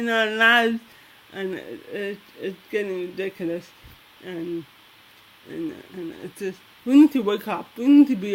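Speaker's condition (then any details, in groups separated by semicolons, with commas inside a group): Cerebral palsy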